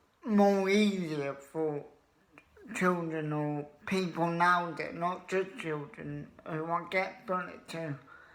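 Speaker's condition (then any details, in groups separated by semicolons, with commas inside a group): Cerebral palsy; obvious speech impediment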